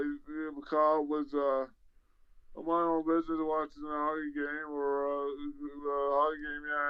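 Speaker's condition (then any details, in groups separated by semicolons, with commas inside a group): Traumatic brain injury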